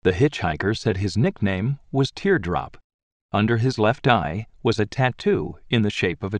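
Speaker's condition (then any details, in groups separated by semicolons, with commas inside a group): No condition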